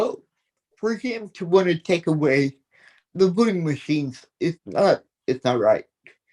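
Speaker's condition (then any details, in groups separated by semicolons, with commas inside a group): Athetoid cerebral palsy; mild to moderate impediment, only yes/no at 4, speech therapy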